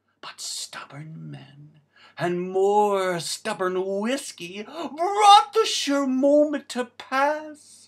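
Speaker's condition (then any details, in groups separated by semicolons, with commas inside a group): No condition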